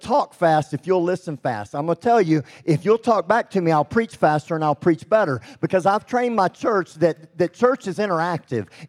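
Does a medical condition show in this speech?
Yes: cleft lip and palate; congenital.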